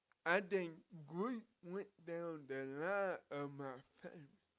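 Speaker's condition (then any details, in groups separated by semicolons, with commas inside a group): Cerebral palsy; from birth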